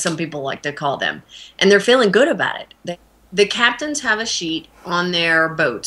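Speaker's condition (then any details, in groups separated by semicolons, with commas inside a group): No condition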